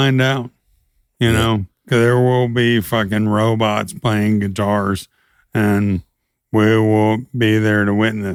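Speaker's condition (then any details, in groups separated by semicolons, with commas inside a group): ALS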